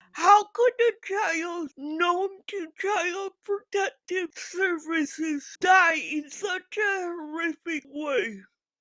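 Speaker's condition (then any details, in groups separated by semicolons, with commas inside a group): Physical speech impairment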